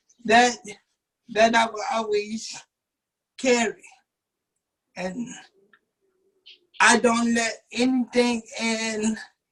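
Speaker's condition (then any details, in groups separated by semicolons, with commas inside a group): Cerebral palsy; uses wheelchair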